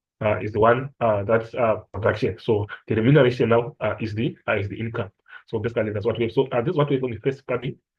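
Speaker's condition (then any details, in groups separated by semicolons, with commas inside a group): No condition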